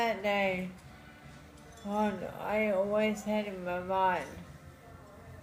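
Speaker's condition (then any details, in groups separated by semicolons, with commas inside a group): Friedreich's ataxia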